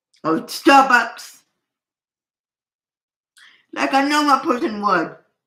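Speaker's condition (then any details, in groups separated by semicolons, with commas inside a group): Cerebral palsy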